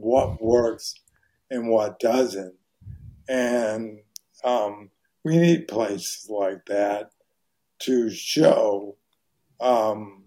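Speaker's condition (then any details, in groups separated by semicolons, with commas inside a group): ALS; voice very hoarse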